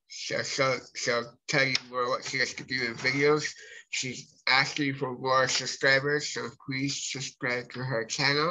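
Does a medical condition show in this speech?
Yes: cerebral palsy.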